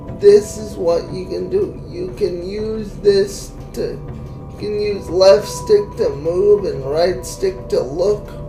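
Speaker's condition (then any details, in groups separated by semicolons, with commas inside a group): Cerebral palsy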